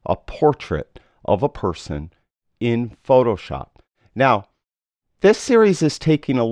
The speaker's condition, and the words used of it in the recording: None; typical speech.